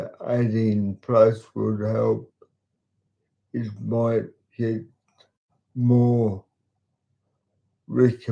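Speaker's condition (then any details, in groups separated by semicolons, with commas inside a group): Cerebral palsy; talks slowly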